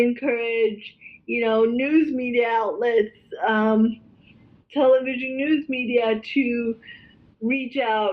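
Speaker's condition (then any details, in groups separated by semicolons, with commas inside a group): Cerebral palsy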